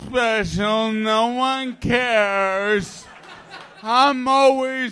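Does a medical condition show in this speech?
Yes: ALS; Lou Gehrig's disease; accompanied by nurse girlfriend; said to be easier to understand than Aphrodite.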